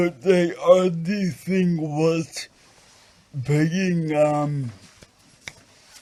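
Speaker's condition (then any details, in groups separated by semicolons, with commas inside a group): Acquired brain injury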